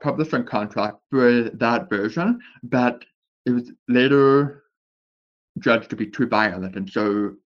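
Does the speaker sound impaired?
Yes: deafness with speech impediment; born deaf, years of speech therapy, English not familiar, cannot really hear voices in interviews; some words difficult to say, must adjust tongue to speak properly.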